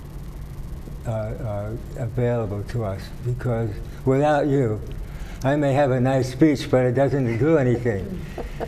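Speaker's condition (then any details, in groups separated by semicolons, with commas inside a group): Parkinson's disease; about 12 years since onset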